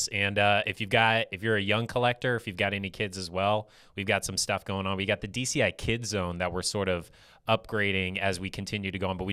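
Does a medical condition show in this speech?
No.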